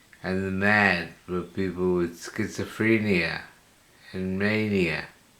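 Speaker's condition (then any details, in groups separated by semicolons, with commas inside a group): Slurred speech from poisoning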